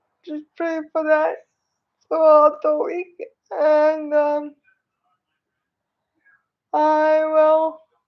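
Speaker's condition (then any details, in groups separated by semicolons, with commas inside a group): Cerebral palsy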